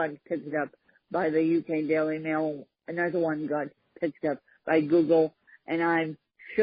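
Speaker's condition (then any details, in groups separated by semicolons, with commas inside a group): Hemiplegic cerebral palsy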